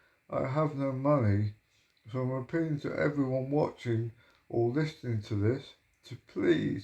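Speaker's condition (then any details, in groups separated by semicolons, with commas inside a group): Motor neuron disease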